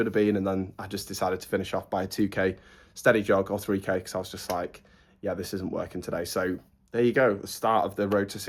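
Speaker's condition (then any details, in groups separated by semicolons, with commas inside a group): No condition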